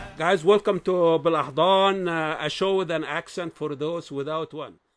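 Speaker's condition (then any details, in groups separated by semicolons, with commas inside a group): No condition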